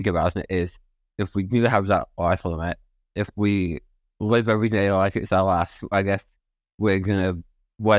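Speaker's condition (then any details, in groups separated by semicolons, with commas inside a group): Spinal muscular atrophy; spinal muscular atrophy type 2 from birth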